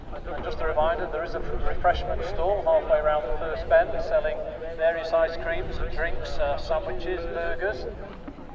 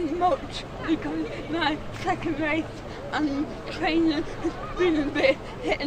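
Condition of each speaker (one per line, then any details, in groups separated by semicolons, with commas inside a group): No condition
Cerebral palsy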